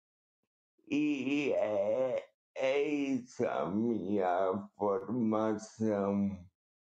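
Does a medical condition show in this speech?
Yes: cerebral palsy; uneventful pregnancy.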